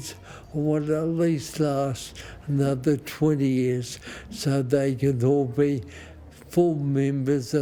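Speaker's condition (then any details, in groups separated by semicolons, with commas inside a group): Motor neurone disease; about 30 years since diagnosis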